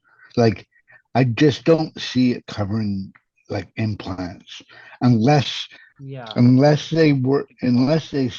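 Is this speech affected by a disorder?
Yes: cerebral palsy.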